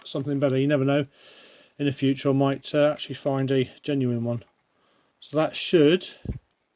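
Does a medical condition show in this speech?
No.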